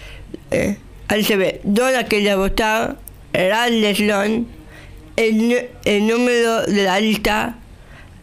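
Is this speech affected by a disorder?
Yes: Down syndrome; age 35.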